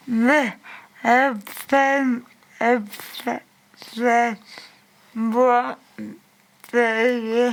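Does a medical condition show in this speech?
Yes: cerebral palsy; from birth.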